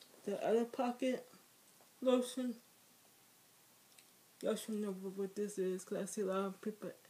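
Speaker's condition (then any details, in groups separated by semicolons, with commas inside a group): Speech impairment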